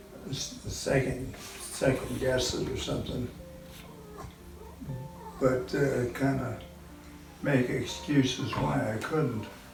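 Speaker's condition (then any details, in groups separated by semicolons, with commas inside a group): Multiple sclerosis; relapsing-remitting early, leg numbness at onset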